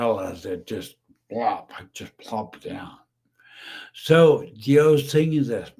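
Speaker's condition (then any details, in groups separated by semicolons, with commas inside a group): Brain injury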